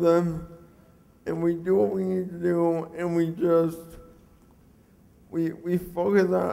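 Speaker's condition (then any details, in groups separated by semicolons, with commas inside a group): Cerebral palsy; mixed quadriplegic type, arms, legs, torso, face affected; facial muscles impaired, predicted not to talk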